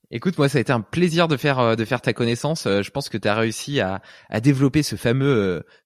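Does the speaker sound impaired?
No.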